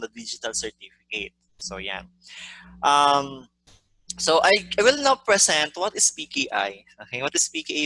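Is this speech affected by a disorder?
No.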